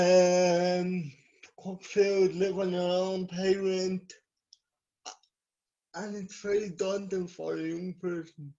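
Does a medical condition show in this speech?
Yes: cerebral palsy; from birth, scoliosis.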